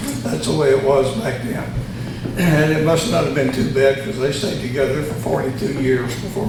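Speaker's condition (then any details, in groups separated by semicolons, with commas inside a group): Tongue cancer surgery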